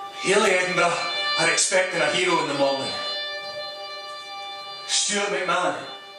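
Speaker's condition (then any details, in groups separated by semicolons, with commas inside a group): No condition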